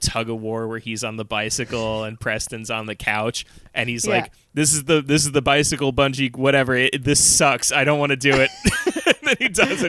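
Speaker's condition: No condition

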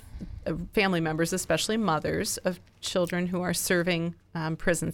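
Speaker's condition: No condition

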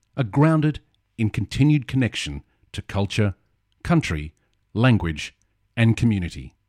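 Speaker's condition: No condition

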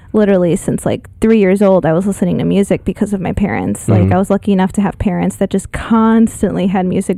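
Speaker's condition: No condition

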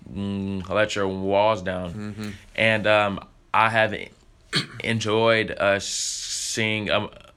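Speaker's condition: Stuttering; stutter since early childhood, present in pre-k at Edna Row Elementary, formerly used a click sound; gotten better over the years, high school freshman, theater and musicals built speaking confidence; pauses and gets stuck, easier when rehearsed or singing, still stutters on stage; blocks

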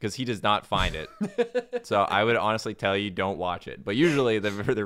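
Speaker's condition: No condition

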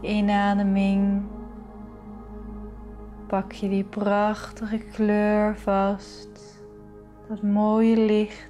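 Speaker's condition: No condition

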